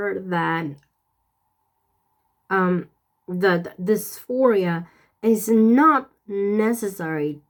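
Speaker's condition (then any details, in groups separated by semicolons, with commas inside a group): No condition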